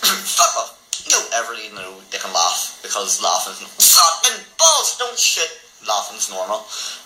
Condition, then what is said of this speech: Tourette syndrome. Like, no matter what the girl looks like, no matter what, I'll always shout, hey, go ahead, fuck off, I'll always shout, you're hot, or nice arse, or something.